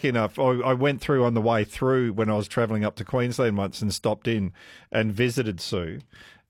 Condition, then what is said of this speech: None; typical speech.